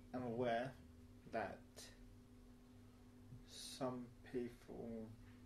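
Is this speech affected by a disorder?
Yes: mild cerebral palsy; mild, affects muscles and speech.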